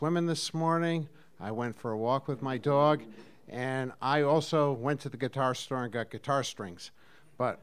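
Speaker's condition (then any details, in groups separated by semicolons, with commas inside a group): No condition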